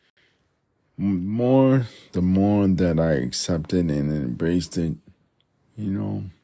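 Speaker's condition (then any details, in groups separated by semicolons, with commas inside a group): Multiple sclerosis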